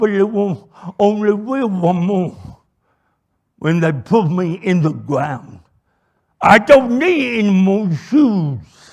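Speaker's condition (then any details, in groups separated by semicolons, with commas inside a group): Cerebral palsy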